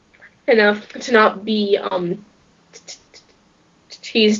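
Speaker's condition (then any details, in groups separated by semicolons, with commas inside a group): Stuttering; stuttering since about age 3, father also stutters; blocks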